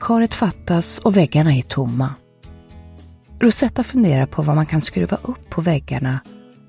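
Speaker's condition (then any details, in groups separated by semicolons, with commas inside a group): No condition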